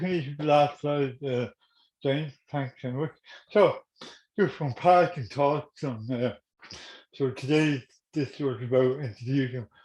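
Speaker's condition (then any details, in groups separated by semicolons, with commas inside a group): Cerebral palsy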